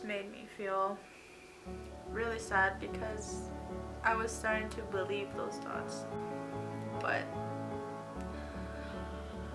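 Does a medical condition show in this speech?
No.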